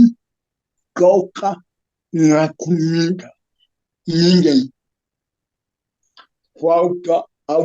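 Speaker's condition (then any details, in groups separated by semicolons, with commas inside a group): Cerebral palsy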